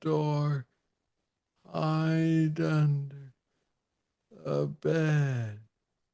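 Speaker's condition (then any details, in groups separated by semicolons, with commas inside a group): Parkinson's disease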